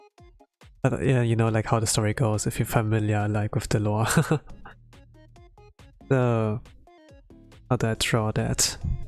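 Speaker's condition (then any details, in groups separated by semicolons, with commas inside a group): No condition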